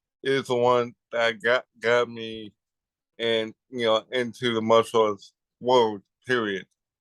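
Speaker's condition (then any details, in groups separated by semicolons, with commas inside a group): Cerebral palsy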